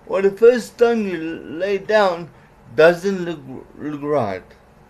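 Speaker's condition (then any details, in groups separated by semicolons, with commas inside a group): Cerebral palsy; some words unclear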